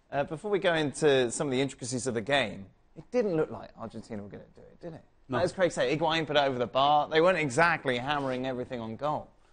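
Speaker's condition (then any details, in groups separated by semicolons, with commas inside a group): No condition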